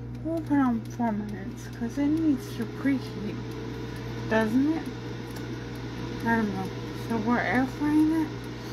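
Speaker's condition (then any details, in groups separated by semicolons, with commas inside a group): Brain injury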